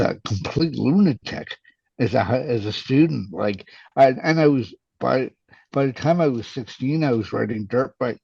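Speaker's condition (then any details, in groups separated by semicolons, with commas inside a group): Cerebral palsy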